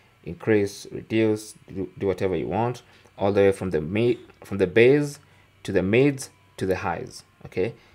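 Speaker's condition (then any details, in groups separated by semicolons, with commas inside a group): No condition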